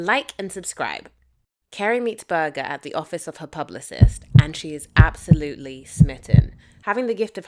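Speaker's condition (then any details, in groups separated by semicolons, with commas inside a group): No condition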